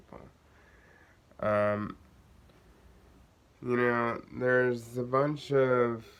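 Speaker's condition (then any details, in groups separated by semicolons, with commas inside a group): Cerebral palsy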